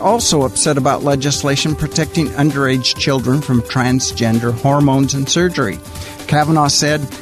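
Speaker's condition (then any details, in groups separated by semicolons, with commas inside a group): No condition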